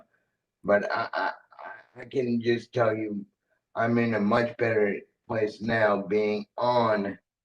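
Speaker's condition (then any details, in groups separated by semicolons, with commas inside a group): Cerebral palsy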